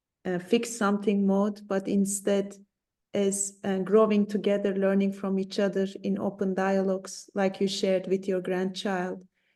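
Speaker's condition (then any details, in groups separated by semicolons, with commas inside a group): No condition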